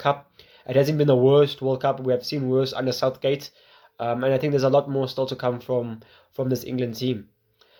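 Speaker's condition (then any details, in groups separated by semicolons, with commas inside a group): No condition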